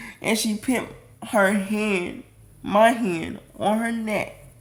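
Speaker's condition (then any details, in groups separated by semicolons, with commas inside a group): Cerebral palsy; atypical speech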